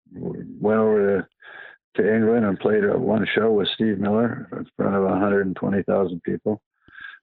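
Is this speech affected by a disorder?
Yes: Parkinson's disease.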